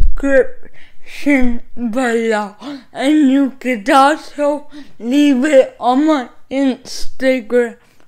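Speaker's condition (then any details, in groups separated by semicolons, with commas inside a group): Cerebral palsy; caused by lack of oxygen at birth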